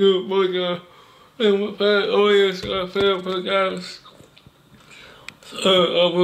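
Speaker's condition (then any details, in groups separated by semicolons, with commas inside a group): Cerebral palsy; speech disability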